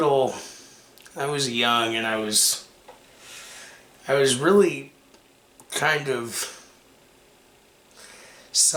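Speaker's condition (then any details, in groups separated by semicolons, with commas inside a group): Cerebral palsy; takes medication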